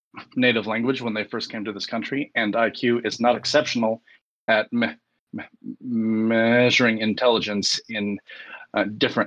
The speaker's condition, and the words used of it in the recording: Stuttering. The first is a brief explanation for not always having the most fluency on our calls.